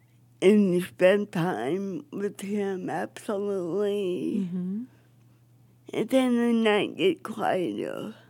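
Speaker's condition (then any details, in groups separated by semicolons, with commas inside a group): Cerebral palsy; affects speech, wheelchair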